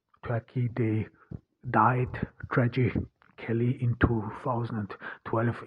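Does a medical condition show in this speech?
Yes: stuttering; cause unknown, only one in family who stutters, German mother tongue, born in Austria; struggles with words, sounds like bad connection, presses words out, difficult words harder, German accent; here blocks.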